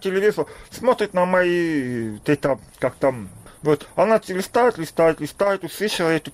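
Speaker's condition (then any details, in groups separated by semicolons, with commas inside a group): Deafness; congenital deafness, since birth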